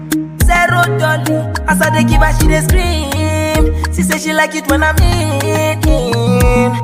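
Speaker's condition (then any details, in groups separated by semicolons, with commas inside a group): No condition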